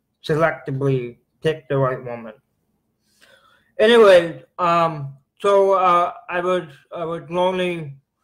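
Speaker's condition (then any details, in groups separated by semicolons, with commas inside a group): Cerebral palsy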